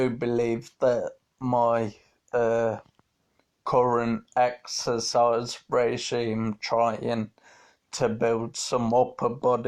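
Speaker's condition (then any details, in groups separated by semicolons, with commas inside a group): Multiple sclerosis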